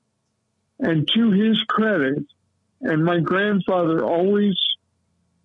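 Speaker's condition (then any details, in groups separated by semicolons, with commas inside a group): Cerebral palsy; lifelong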